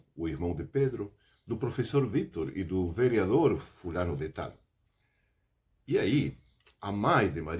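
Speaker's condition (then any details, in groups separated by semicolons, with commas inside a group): No condition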